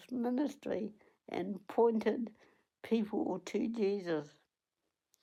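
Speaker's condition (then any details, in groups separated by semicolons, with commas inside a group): Cerebral palsy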